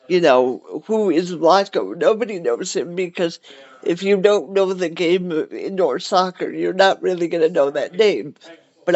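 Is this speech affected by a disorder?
Yes: cerebral palsy; cerebral palsy, wheelchair.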